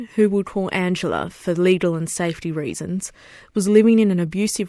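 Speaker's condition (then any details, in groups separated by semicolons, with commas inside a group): No condition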